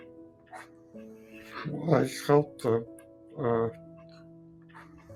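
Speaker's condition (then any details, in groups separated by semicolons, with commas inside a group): Duchenne muscular dystrophy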